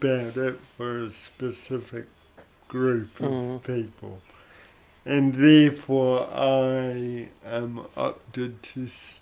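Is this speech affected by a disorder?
Yes: cerebral palsy; brain damage at or around birth, affects coordination and muscle control of whole body; early loss of function, post-impairment syndrome from working body hard, condition itself non-degenerative; odd sort of voice.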